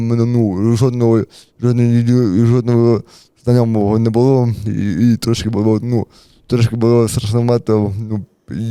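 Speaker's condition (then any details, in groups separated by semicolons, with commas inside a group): Cerebral palsy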